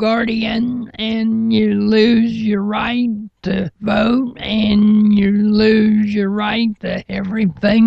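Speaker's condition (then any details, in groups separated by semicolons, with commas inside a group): Cerebral palsy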